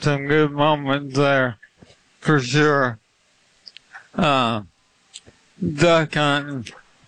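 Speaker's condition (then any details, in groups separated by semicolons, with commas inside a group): ALS; limb-onset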